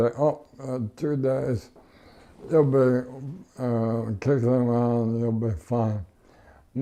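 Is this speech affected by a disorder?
Yes: ALS; tracheotomy, ventilator, wheelchair.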